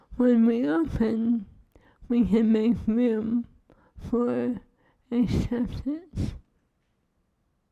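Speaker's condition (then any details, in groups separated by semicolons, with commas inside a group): ALS; feeding tube; swallowing lost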